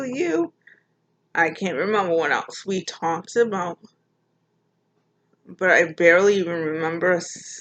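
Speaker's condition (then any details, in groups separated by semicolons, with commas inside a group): Mild cerebral palsy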